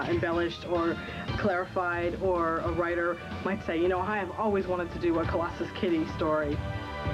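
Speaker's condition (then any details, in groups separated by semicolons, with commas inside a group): No condition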